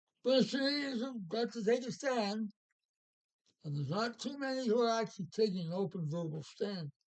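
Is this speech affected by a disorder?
Yes: Parkinson's.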